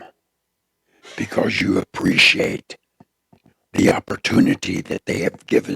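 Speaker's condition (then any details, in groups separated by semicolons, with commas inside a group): Throat cancer; tracheostomy tube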